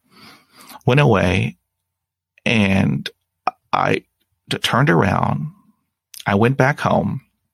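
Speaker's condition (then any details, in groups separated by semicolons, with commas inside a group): Stuttering; prolonged sounds, blocks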